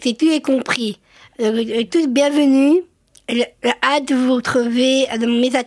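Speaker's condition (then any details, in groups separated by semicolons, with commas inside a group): Down syndrome (trisomy 21); genetic chromosome 21 anomaly, present from birth, intellectual disability, developmental delay; age 34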